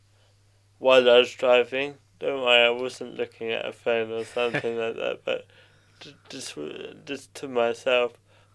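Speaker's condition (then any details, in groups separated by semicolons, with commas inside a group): Cerebral palsy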